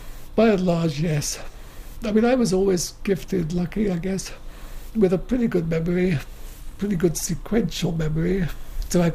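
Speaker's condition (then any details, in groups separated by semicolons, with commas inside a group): Motor neuron disease; wheelchair user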